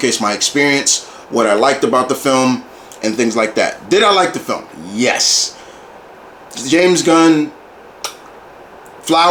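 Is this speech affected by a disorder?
No.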